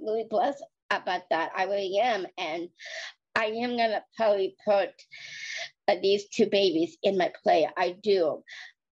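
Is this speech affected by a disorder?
Yes: Down syndrome; flat feet.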